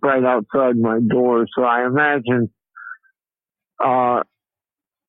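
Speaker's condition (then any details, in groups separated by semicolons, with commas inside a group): Cerebral palsy; low birth weight of 3 lb 11¾ oz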